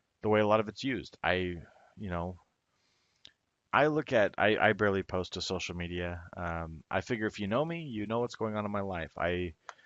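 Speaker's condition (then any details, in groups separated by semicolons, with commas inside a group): No condition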